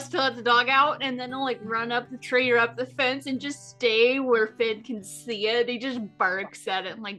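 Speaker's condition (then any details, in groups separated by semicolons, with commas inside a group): No condition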